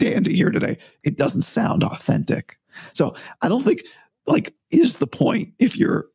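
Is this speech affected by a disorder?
Yes: vocal cord surgery; voice compromised, objectively worse than usual, unsure if voice returns to 100%.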